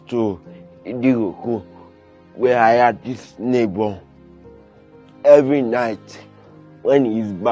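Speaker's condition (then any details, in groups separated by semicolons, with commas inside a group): Cerebral palsy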